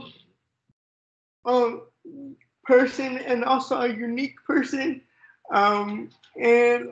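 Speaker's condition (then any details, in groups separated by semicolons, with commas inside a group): Cerebral palsy; third stage, wheelchair most of day; speech not impaired, sometimes hyperventilates when talking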